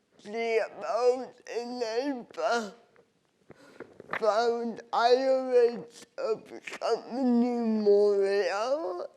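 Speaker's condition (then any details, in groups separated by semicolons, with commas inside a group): Cerebral palsy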